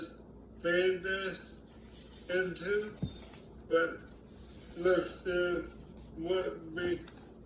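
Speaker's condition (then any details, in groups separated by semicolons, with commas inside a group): ALS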